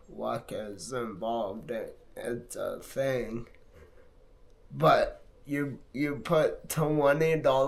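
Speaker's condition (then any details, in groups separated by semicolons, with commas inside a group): Multiple sclerosis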